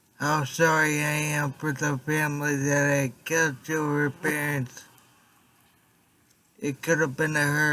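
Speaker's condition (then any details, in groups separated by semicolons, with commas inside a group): Traumatic brain injury; car accident; was in coma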